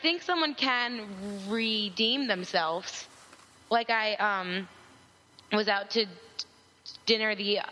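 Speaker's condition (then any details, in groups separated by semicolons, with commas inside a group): Stuttering; stutters at times, speech noticed and mocked by others, discloses stuttering openly, including to clients; prolonged sounds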